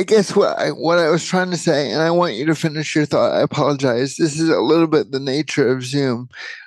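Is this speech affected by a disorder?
Yes: cerebral palsy.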